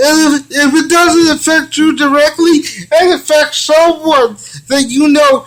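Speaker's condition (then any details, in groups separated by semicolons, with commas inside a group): Cerebral palsy; from birth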